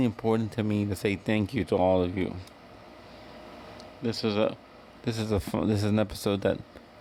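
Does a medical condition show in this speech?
Yes: cerebral palsy; wheelchair user.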